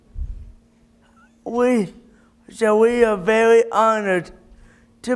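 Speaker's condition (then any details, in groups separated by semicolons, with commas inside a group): Cerebral palsy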